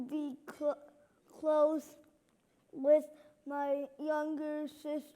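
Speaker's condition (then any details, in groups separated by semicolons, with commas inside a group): Cerebral palsy; left hand and left side affected; physical and occupational therapy, major hip surgery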